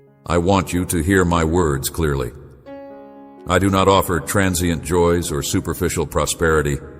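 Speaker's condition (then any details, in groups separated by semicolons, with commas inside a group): No condition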